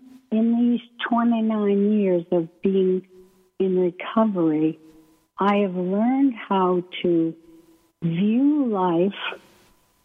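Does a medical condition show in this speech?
Yes: ALS; first symptoms subtle in right foot, wheelchair user, Beezy board replaced standard transfer board; breathing muscles affected, hard to speak, may sound weak or hard to understand, paces speech, slowing, pausing.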